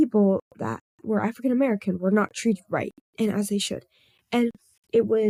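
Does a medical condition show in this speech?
No.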